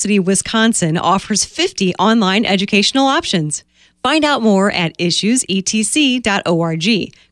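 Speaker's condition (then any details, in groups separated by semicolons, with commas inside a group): No condition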